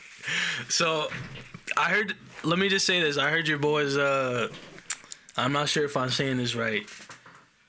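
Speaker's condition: No condition

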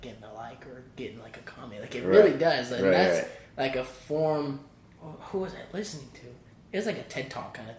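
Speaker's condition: No condition

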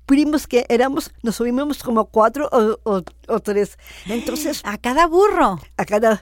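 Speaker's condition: Down syndrome; adult woman

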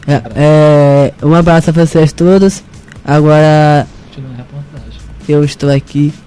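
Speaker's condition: Down syndrome; genetic, present from birth, recognized soon after birth

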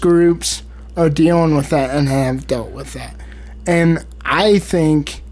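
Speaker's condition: Cerebral palsy, spastic

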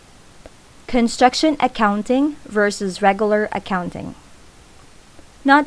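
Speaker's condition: No condition

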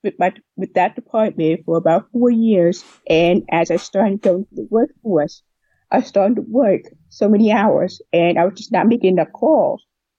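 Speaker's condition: Deafness with cochlear implant; severe deafness found around age 2, hearing aids gave little benefit, cochlear implant at 7 in clinical trial; wears cochlear implant, uses adapted stethoscope with implant; years of speech therapy to age 15, childhood speech issues, now converses by speech, not sign

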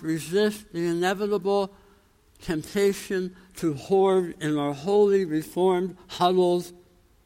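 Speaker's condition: Tongue cancer, jaw reconstruction, osteonecrosis of jaw after radiation; permanent teeth not yet affixed

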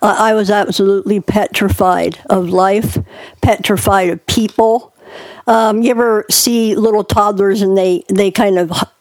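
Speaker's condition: Cleft palate; unable to speak as young child due to palate hole, surgeries gave ability to speak

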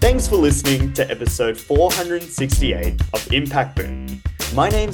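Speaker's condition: No condition

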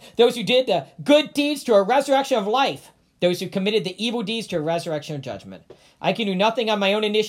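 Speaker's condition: No condition

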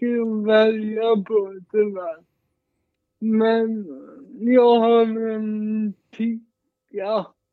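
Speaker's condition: Cerebral palsy, mild

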